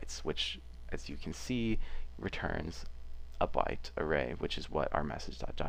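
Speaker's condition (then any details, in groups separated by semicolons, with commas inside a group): No condition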